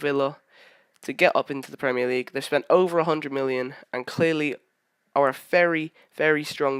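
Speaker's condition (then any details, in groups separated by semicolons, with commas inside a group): No condition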